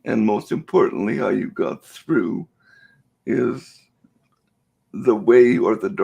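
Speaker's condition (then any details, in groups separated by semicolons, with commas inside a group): Cerebral palsy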